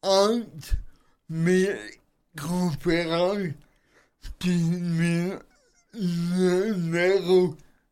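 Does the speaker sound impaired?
Yes: cerebral palsy; from birth, drives a truck, does almost everything in own way; self-described as speaking a bit oddly, host says speech not odd at all.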